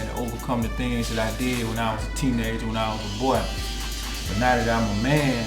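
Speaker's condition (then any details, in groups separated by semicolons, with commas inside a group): No condition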